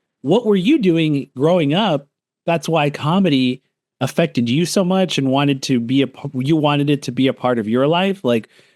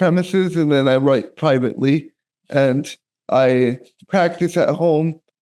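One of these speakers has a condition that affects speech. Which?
The second: cerebral palsy; from birth, prematurity, all four limbs, balance, wheelchair; speech affected.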